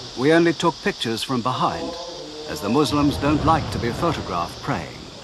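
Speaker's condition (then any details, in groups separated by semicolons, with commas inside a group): No condition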